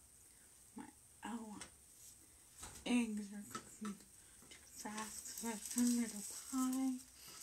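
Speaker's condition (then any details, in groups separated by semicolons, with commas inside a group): Brain injury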